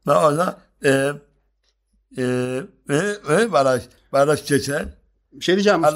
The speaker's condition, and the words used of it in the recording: Down syndrome. Bazıları daha çok anlıyor ama tabii kendi ailesi tamamen anlıyor.